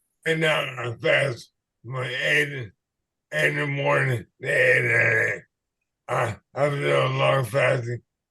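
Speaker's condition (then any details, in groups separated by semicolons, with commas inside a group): ALS/MND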